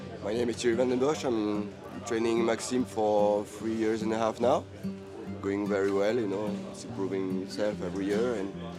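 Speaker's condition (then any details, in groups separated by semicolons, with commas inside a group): No condition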